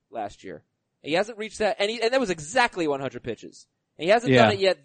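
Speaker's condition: No condition

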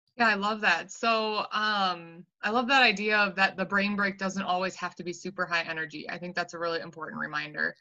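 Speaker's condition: No condition

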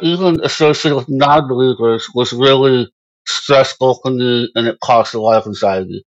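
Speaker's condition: Moebius syndrome; congenital

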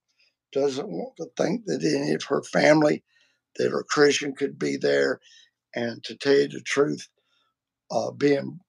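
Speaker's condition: Vocal cord surgery; multiple vocal cord surgeries

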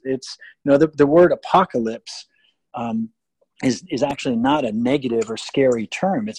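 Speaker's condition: No condition

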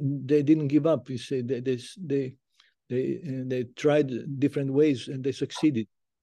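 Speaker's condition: Parkinson's disease; diagnosed 2010, could not play guitar syncopation, stopped playing guitar publicly 2015; ping pong therapy two to three times weekly, began five to six years post-diagnosis, some symptoms reversed

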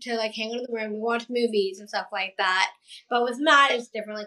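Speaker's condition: Down syndrome; past speech therapy

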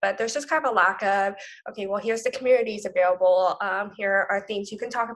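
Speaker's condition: Profound deafness, congenital, cochlear implant user; mainstream schooling; no hearing without cochlear implant, implant not waterproof, removed near water

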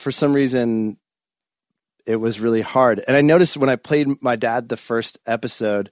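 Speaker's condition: No condition

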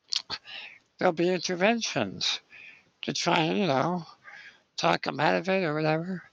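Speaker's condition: Spinal muscular atrophy; age 60

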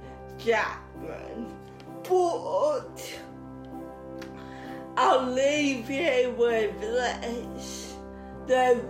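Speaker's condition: Cerebral palsy

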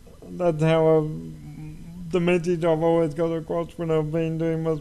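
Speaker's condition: Cerebral palsy; uses wheelchair

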